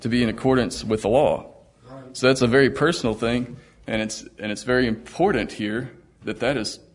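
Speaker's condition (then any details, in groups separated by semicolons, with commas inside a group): No condition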